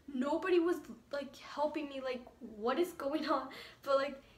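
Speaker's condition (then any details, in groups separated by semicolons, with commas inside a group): No condition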